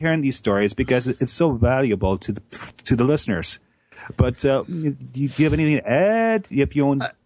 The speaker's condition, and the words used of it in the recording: Stuttering. And what that tells me is, like, everything else around it, you've been talking naturally, and you've been throwing out ideas, and you've been conversing.